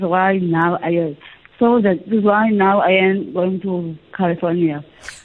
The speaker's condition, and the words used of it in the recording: Cerebral palsy. And then that person doesn't understand me clearly, so I have to be slowly, and then I have to make sure that she or he is.